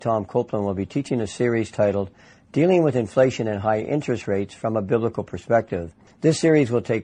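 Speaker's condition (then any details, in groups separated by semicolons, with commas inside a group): No condition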